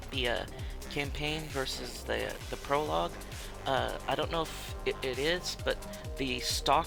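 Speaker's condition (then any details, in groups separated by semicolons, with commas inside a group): No condition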